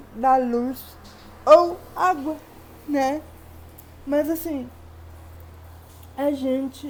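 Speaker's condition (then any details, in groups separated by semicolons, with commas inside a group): Cerebral palsy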